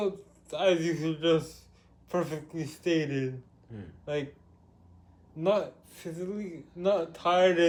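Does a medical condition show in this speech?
Yes: cerebral palsy; with developmental delay.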